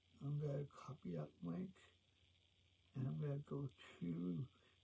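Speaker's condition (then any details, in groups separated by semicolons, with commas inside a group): Cerebral palsy; present since birth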